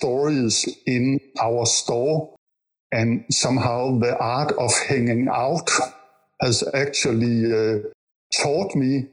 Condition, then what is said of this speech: Stuttering. If you are stutter and you know that the strange things about stuttering is that you cannot predict when you will stutter.